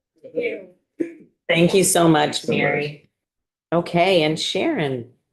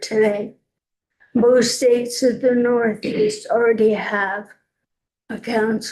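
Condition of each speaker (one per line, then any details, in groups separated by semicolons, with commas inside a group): No condition
ALS; diagnosed about 3 years ago, legs weakening; voice obviously deteriorating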